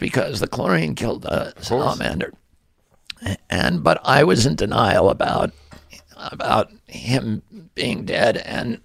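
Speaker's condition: Spasmodic dystonia; voice affected

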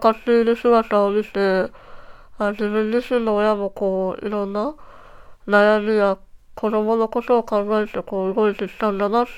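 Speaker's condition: Treacher Collins syndrome, cleft palate; underdeveloped cheekbones

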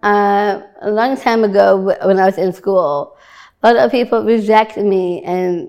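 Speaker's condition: Down syndrome

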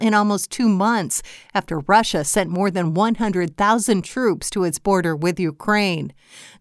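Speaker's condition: No condition

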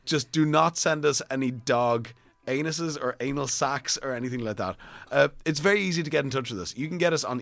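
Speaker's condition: No condition

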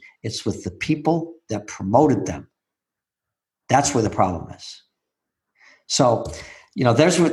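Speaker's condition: No condition

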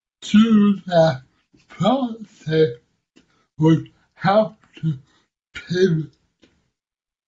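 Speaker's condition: Cerebral palsy; affects muscle movement

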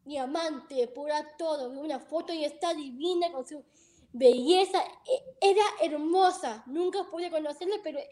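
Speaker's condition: Down syndrome; about 21 years since birth

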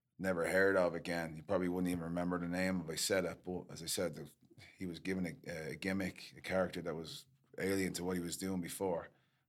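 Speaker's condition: No condition

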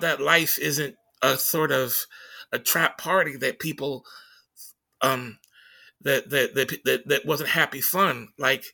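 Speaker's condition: Stutter; stutters during conversation; repeated sounds, repeated words

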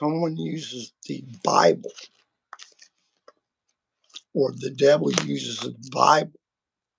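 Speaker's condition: Vocal cord surgery; including laser treatment

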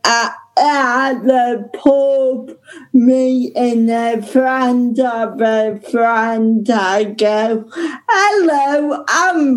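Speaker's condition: Ataxic cerebral palsy; no breathing for 17 minutes

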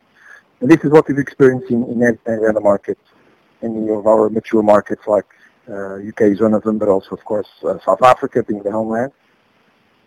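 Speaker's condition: No condition

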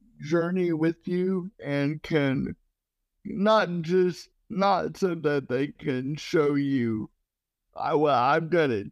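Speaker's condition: Cerebral palsy

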